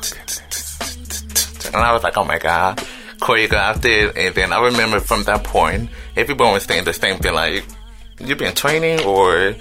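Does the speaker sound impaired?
Yes: hearing loss with cochlear implant; hearing lost at age one, damaged cochlea, hearing aid and lip reading until cochlear implant surgery at 18; articulates words very clearly, plans words and grammar, speech therapy from first grade, special therapy post-implant.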